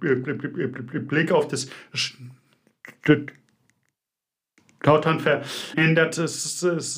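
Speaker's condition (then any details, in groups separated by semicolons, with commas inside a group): Stuttering; developmental, lifelong, possibly inherited, father stuttered, brother fluent, logopedic speech therapy, constant since second grade; blocks alternating with fluent stretches, greeting took nearly 3 minutes, not always eye contact; prolonged sounds, blocks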